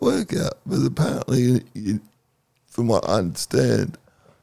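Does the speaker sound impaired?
Yes: cerebral palsy; second COVID vaccine dose.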